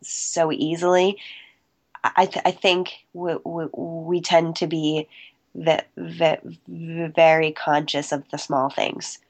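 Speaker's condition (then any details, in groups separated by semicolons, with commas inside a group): Stuttering; covert since childhood, immediate onset soon after starting to talk, school therapy from kindergarten, private therapist; recovering covert, still stutters, American Institute for Stuttering 3-week intensive program, fluency shaping techniques; formerly word switching and avoiding, held back stutters, pushed words out, appeared out of breath; repeated sounds, prolonged sounds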